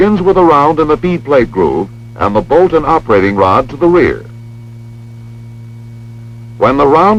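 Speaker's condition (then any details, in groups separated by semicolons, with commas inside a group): No condition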